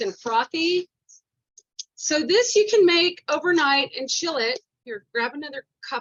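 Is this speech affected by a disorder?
No.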